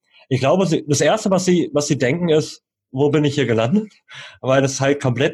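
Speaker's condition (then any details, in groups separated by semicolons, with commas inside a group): Cleft lip and palate, cleft lip, jaw and palate; learned to speak through speech therapy until age nine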